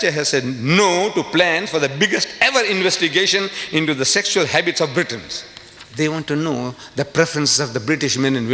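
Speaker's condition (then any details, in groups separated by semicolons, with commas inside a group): No condition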